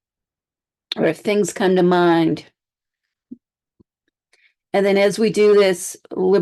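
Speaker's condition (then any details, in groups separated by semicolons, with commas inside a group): No condition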